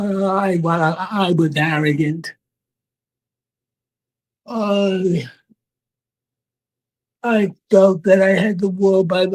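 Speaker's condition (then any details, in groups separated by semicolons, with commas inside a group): Parkinson's disease; deep brain stimulation electrodes implanted, tremor onset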